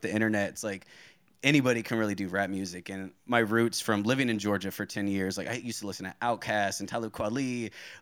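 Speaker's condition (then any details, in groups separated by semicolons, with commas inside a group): No condition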